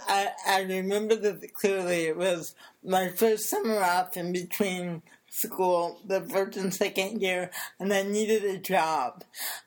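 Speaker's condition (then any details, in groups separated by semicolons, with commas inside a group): Cerebral palsy; since birth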